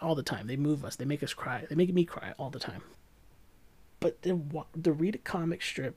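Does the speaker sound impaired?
No.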